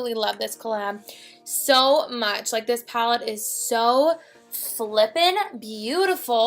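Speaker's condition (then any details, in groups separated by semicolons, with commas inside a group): No condition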